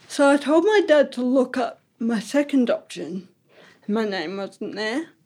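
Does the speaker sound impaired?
Yes: ataxic cerebral palsy; birth trauma, five weeks premature, resuscitated, diagnosed three, impaired coordination, balance, crutches outside, f33, slower handwriting.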